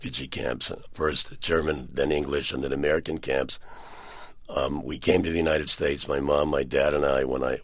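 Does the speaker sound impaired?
Yes: partial laryngectomy for throat cancer; 80% larynx removed, Cleveland Clinic experimental surgery attaching left neck muscles, long-term trach; years after surgery, voice improved, often complimented as sexy; unable to speak about two years, once sounded like Brando, voice now improved but noticeably altered.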